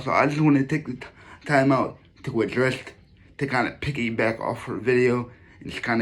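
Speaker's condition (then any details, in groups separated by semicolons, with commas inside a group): Cerebral palsy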